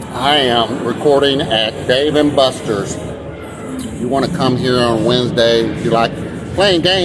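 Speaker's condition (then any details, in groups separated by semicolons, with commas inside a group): No condition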